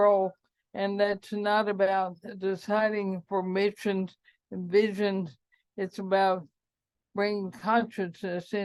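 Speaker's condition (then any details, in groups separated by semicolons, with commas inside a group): ALS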